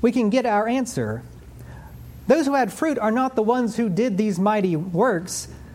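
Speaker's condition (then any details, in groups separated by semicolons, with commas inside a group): No condition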